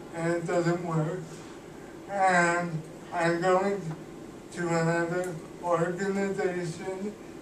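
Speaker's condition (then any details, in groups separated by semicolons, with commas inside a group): Cerebral palsy; cannot walk, uses wheelchair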